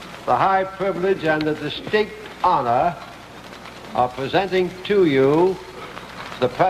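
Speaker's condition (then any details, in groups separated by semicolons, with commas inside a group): No condition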